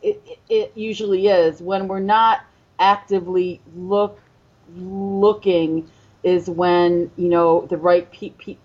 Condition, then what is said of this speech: Stuttering. I mean, obviously my stutter is very different than yours, but it sounds to me like you are concerned about like being fake almost.